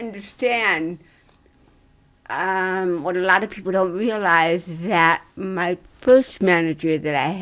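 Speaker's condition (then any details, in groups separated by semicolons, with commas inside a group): Cerebral palsy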